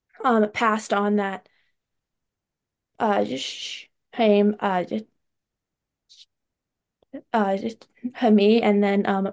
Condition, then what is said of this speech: Stuttering. My brother also just stutters, but he does not have a hearing loss, and like we have just similar types of just stuttering.